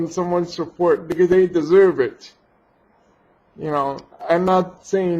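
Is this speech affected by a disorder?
Yes: cerebral palsy; has had surgery.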